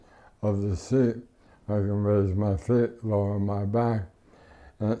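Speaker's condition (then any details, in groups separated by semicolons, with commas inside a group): ALS; power wheelchair, no tracheostomy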